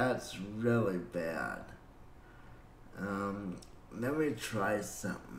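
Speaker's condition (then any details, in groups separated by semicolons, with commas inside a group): Cerebral palsy; breathing fine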